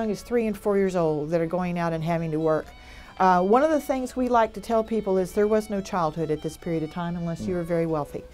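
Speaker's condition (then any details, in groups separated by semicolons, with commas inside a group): No condition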